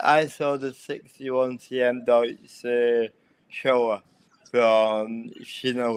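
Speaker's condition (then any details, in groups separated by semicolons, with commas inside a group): Cerebral palsy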